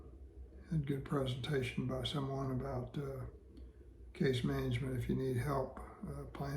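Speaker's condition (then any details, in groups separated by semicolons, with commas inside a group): Parkinson's disease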